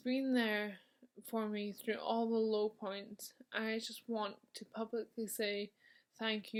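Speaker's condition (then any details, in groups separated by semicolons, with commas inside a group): Motor neurone disease; onset in left hand; two years since diagnosis, has carer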